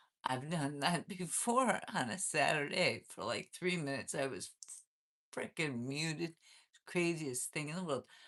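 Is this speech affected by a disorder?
Yes: cervical dystonia, essential tremor.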